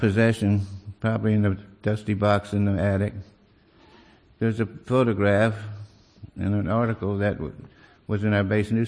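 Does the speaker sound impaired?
Yes: Parkinson's disease; Parkinson's disease diagnosed 15 years ago.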